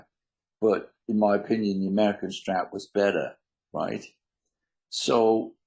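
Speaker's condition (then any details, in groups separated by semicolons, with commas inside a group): No condition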